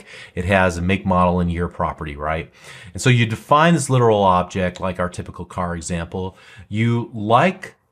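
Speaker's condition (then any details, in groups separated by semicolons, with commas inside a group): No condition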